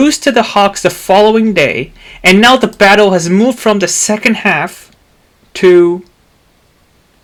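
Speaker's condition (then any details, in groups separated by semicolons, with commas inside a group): No condition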